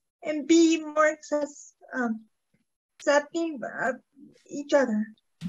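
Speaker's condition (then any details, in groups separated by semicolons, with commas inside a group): Cerebral palsy; told would never walk but walks, some movement limitations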